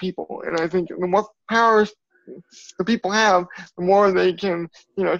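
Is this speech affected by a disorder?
Yes: cerebral palsy; from birth.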